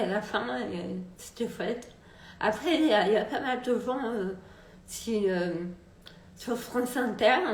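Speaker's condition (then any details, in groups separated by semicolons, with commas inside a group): Multiple sclerosis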